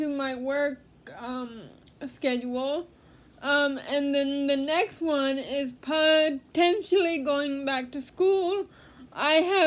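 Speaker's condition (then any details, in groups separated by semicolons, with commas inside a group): Cerebral palsy; speech therapy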